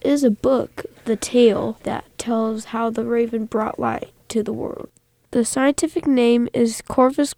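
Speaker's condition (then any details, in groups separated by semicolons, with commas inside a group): No condition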